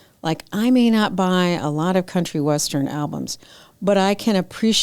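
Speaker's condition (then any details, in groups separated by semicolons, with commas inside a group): No condition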